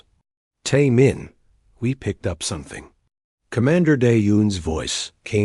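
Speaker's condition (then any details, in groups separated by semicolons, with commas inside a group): No condition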